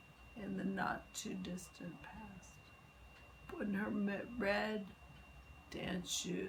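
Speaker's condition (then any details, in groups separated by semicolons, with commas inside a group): Multiple sclerosis; legs and arms affected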